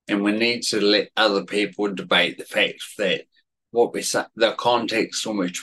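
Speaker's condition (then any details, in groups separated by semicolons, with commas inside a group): Cerebellar atrophy; said to be genetic, significant environmental component, affects speech and balance, worse when tired or stressed; worse today than usual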